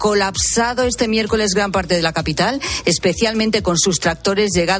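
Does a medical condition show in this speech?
No.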